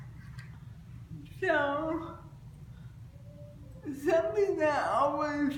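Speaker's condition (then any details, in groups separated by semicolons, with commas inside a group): Cerebral palsy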